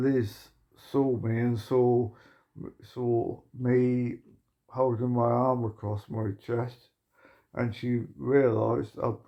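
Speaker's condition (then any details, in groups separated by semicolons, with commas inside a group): Motor neuron disease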